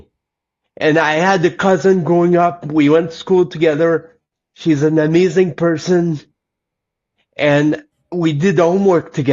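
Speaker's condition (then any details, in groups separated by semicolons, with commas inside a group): Cerebral palsy; lifelong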